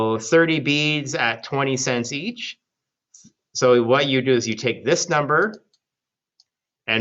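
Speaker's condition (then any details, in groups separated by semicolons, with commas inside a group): No condition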